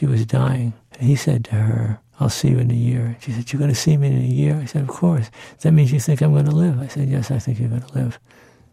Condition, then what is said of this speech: Parkinson's disease. I used to have a decent voice. Now it's kind of fuzzy.